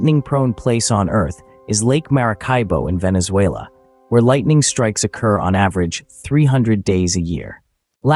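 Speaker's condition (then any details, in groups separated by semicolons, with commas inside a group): No condition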